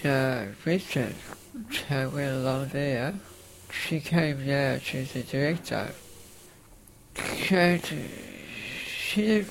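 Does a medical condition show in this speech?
Yes: facioscapulohumeral muscular dystrophy, facioscapulohumeral (FSHD).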